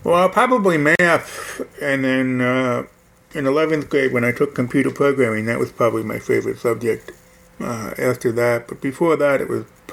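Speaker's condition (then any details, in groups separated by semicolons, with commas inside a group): Hearing loss; right ear cochlear implant at Johns Hopkins Baltimore, barely any prior right-ear hearing, quad cane 8 years; implant within last few years, hears much more speech, music enjoyed less, left ear not implanted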